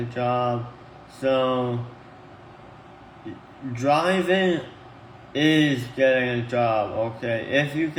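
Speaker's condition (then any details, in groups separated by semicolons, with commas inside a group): Tongue cancer; stage three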